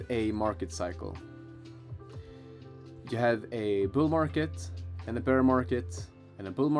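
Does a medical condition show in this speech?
No.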